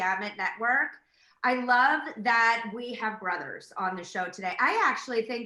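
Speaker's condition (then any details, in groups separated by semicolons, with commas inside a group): No condition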